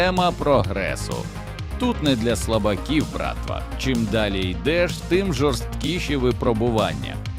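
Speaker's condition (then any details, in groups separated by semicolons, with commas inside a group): No condition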